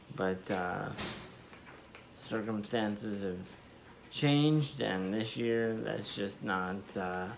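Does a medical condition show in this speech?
Yes: spastic diplegia cerebral palsy.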